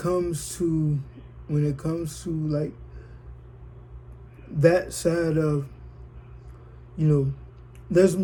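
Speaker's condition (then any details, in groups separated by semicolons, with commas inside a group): Cerebral palsy, spastic diplegia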